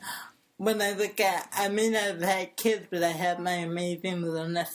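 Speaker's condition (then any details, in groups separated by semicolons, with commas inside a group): Cerebral palsy; since birth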